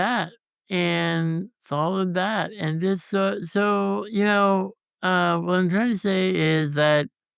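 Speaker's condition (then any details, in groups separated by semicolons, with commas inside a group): Congenital muscular dystrophy; tracheostomy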